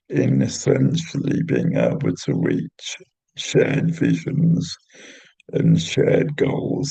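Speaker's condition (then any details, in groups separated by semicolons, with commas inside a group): Cerebral palsy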